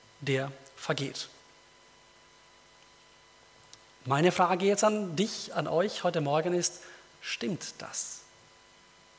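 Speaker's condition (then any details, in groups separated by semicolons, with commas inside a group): No condition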